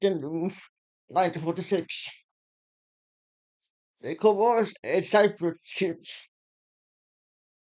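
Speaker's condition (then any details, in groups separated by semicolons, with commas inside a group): Muscular Parkinson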